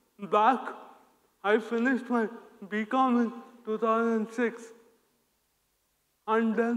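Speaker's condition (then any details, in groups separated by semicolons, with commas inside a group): Cerebral palsy; affects body movements and speech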